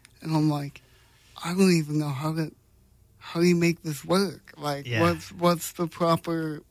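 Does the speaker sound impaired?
Yes: cerebral palsy; congenital, paralyzed left hand, 10 corrective left foot surgeries, 9 screws, steel plate in foot; slow reaction time, does not drive.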